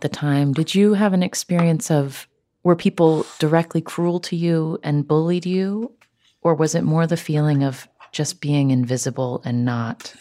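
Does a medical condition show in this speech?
No.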